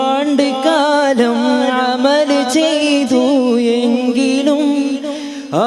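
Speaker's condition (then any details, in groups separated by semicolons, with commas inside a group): No condition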